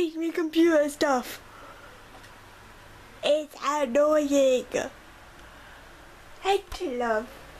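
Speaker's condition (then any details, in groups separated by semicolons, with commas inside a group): Cerebral palsy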